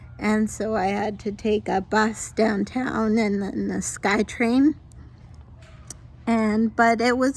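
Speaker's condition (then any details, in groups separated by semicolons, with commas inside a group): Mild cerebral palsy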